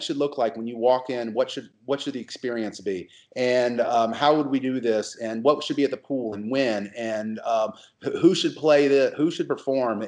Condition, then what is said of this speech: None; typical speech.